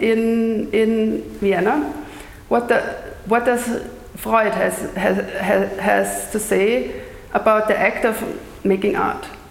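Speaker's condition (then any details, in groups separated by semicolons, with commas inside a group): Stuttering; lifelong stutter, neurological, speech therapy, countless therapists and doctors, teen jaw, belly, leg cramps suppressing; audibly stuttering during lecture performance, amount varies day to day; stutters on own name, smooth circular repetitions, silent blocks, slower than fluent speakers; repeated sounds, repeated words, prolonged sounds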